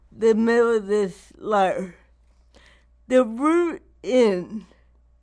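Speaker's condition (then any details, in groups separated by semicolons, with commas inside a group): Cerebral palsy; wears down with age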